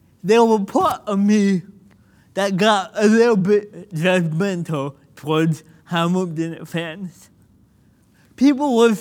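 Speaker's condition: Cerebral palsy; cord around neck

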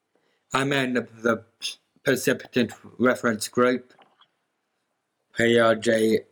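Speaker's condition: Down syndrome; also autism

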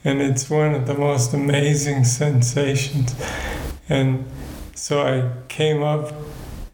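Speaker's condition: Parkinson's disease; degenerative nervous system disorder, about 18 years since diagnosis

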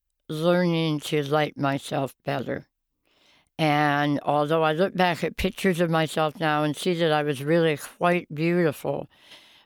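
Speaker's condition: Oral cancer, half tongue removed, partial glossectomy; oral cancer under tongue, recurred as golf-ball tumor, half tongue and part jaw removed, radiation

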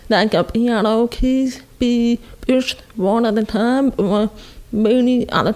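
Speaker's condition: Born deaf; congenital profound, hearing aids, cochlear implant left ear via skull surgery, listening therapist every two weeks; learned to speak growing up, listeners must focus closely on voice

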